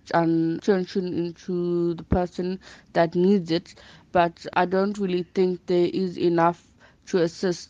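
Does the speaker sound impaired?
Yes: bilateral sensorineural hearing loss; onset age 4 after mumps complications, both auditory nerves dead, failed nerve repair, four grommet surgeries, large ear-worn device; speech not fully clear and never was, ongoing speech therapy growing up, speaks rather than signs.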